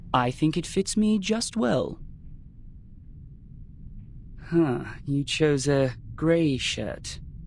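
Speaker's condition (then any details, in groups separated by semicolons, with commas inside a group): No condition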